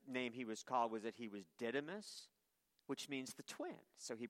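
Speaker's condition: No condition

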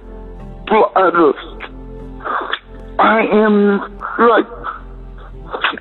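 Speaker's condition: Facial dystonia; very painful

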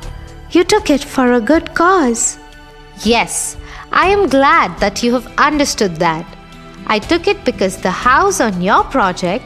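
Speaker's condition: No condition

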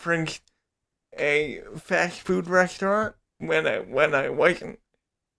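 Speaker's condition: Cerebral palsy, spastic quadriplegia

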